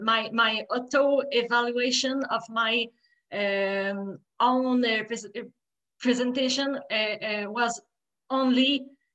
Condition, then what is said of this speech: Stuttering. When I talk, I think that this is kind of exhausting, because when I talk, when I stutter, this is like the coordination between all